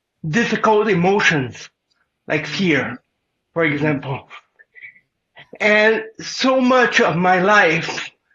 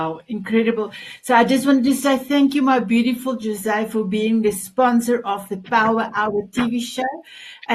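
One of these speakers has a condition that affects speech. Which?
The first: cerebral palsy; present from birth.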